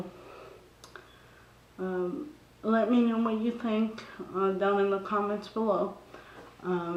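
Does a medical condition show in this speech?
Yes: cerebral palsy; brain damage, from birth.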